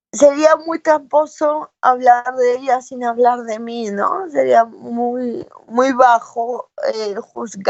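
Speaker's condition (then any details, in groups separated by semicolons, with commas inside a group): Cerebral palsy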